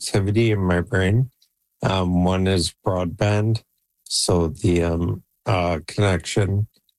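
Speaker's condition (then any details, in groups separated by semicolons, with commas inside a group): ALS; age 48, Neuralink N1 brain implant about 3 months, Toronto Western Hospital trial, thought-controlled computer; voice declining, expects soon to lose ability to talk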